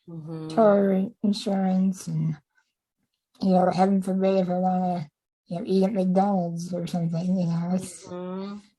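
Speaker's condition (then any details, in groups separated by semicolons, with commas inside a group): Spinal muscular atrophy type 2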